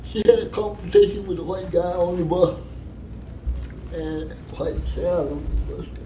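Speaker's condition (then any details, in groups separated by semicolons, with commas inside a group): Cerebral palsy; from birth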